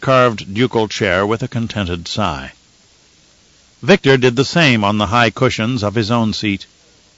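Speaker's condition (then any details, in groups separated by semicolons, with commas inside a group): No condition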